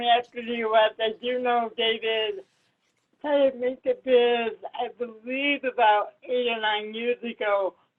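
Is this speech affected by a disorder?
Yes: cerebral palsy.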